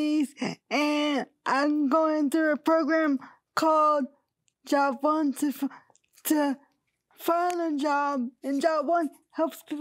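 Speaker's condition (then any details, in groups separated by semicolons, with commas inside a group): Cerebral palsy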